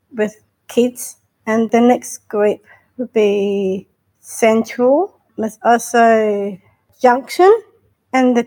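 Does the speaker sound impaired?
Yes: Down syndrome; intellectual disability.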